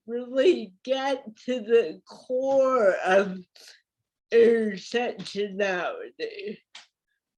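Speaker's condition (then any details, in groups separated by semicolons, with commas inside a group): Cerebral palsy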